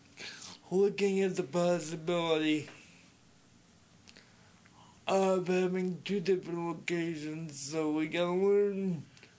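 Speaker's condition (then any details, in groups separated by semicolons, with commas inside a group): Speech impediment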